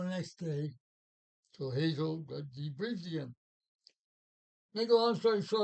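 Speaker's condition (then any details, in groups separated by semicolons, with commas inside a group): Parkinson's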